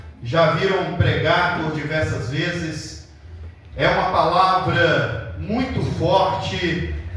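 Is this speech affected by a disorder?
No.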